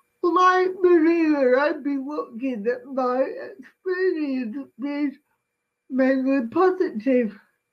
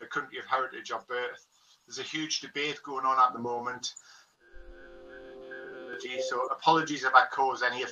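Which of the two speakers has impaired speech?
The first: cerebral palsy; from birth, affects balance and coordination; speech impediment, speaks slowly.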